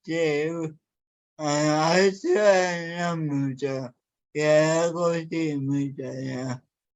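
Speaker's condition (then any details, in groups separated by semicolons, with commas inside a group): Cerebral palsy; severe, uses a wheelchair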